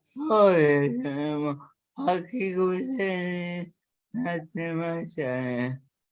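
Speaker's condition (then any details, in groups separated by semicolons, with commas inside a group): Cerebral palsy; severe, uses a wheelchair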